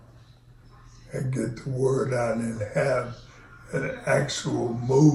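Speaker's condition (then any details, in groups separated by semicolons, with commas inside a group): ALS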